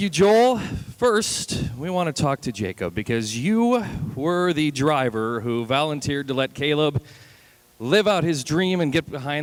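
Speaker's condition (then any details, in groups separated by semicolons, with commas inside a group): No condition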